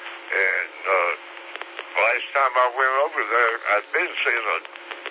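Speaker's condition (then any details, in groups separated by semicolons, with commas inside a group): Slurred speech; takes 17 different medications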